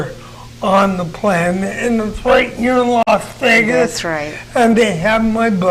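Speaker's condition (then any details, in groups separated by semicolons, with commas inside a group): Cerebral palsy; present from birth, affects movement, cannot use hands; speech noticeably affected, may sound drunk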